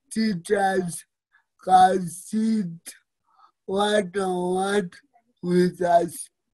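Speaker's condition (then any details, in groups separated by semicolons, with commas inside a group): Cerebral palsy; fine motor skill challenges, typed assignments and projects up to degree via digital advisory and learning center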